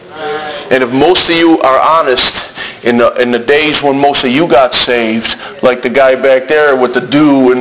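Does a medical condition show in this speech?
No.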